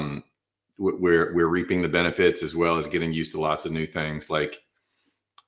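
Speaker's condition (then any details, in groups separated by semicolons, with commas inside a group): No condition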